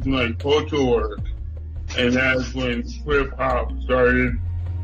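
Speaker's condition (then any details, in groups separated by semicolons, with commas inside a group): Cerebral palsy; no ambulance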